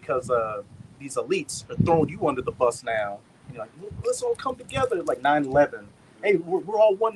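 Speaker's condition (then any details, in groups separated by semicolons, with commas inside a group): No condition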